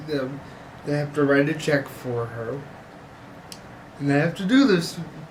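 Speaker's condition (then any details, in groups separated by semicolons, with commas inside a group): Cerebral palsy; reliable voice, uses voice control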